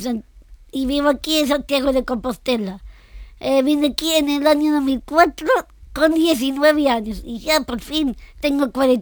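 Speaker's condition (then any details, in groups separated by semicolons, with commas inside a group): Down syndrome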